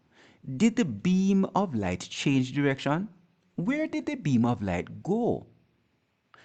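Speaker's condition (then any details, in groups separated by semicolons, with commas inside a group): No condition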